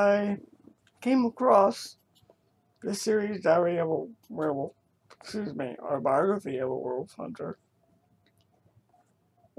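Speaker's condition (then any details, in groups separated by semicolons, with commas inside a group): Cerebral palsy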